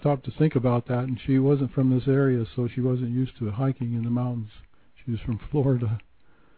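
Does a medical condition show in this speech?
Yes: Parkinson's; onset 2003 as minor arm tremor, age 69, progressed to barely moving before medication; low dose Mirapex, yoga, Bowen therapy, John Coleman's alternative approach, limited food intake.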